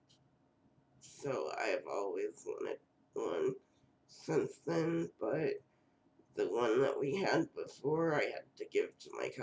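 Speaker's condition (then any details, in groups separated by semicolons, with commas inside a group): Cerebral palsy; first word not said quite right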